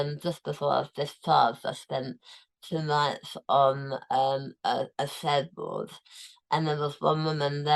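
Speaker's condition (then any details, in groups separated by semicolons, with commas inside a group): Tongue cancer, tongue removed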